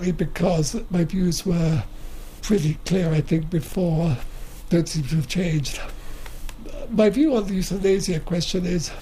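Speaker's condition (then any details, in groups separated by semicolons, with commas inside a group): Motor neuron disease; wheelchair user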